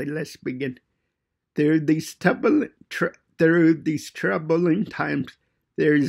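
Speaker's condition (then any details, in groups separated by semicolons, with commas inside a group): Cerebral palsy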